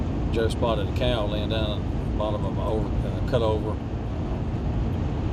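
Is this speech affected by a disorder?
No.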